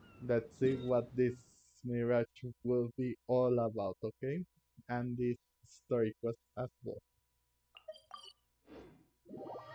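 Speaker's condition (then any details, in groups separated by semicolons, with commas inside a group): No condition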